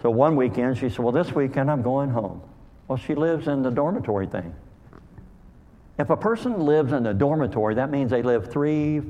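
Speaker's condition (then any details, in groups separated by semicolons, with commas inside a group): Cleft lip and palate; called hair lip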